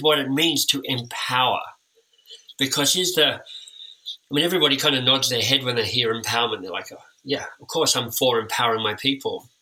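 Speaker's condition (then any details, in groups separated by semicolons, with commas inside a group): Cleft lip and palate; time with an orthodontist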